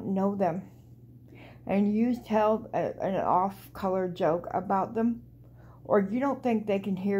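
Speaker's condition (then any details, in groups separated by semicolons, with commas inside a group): Cerebral palsy; walks flat-footed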